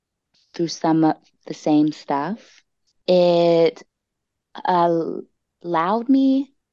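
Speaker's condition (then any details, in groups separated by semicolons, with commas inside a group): Stuttering; prolonged sounds, blocks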